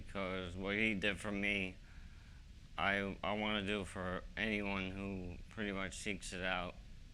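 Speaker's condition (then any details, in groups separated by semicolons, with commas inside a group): ALS; young-adult onset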